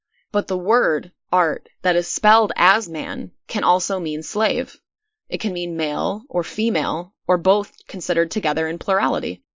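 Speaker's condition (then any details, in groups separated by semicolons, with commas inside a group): No condition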